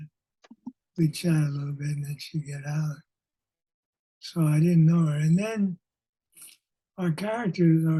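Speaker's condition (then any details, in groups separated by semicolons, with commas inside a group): Parkinson's disease; lost former character voice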